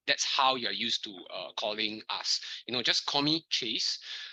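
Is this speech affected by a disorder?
No.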